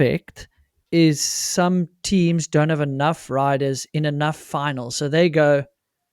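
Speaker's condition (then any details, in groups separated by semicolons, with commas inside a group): No condition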